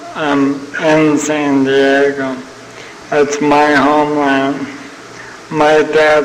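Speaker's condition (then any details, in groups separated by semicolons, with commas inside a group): ALS (Lou Gehrig's disease); young onset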